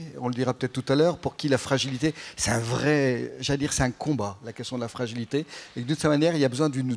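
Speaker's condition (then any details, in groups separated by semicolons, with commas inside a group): No condition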